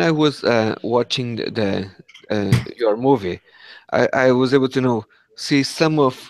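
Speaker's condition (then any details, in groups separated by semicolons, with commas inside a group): No condition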